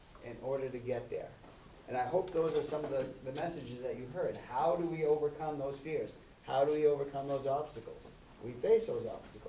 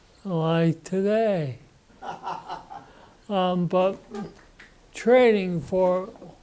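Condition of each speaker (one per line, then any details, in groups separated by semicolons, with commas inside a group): No condition
Parkinson's disease; young onset at 14, deep brain stimulation implant; symptomatic 48 years, no medication, wheelchair, spasms worse when fatigued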